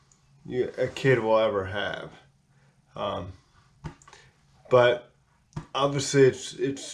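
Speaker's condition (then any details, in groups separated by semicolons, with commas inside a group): Cerebral palsy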